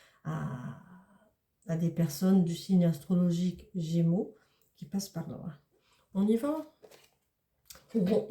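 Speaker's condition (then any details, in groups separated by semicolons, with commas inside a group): No condition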